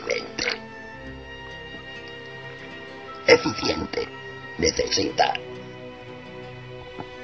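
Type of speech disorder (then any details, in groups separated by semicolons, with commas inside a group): Oesophageal speech; laryngectomy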